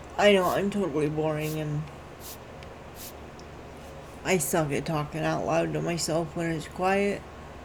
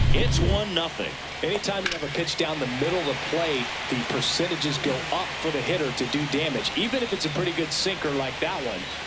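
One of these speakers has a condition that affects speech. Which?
The first: cerebral palsy.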